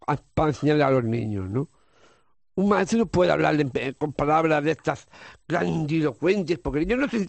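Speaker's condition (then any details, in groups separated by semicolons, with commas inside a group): Down syndrome; congenital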